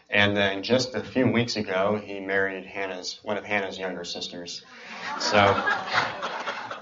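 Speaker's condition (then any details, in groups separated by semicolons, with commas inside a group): Cleft palate and cleft lip; congenital cleft palate and cleft lip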